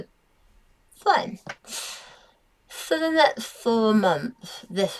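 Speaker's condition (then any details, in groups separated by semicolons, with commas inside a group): Tongue cancer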